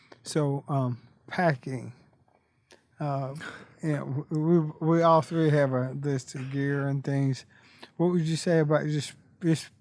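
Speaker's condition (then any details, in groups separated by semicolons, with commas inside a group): ALS; bulbar-upper onset, tongue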